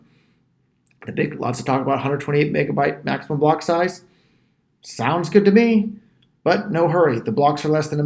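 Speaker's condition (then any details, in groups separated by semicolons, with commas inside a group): No condition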